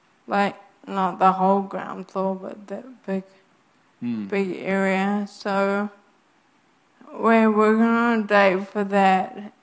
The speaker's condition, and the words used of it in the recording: Ataxia. Condition, if I quiet then I can't speak.